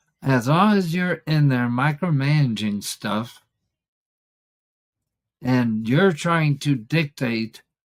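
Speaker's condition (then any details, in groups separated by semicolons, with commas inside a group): ALS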